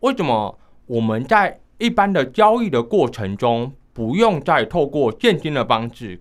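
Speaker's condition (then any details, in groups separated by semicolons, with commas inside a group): Hearing impairment, high-frequency hearing loss, mild; misses teammates' calls without assistive device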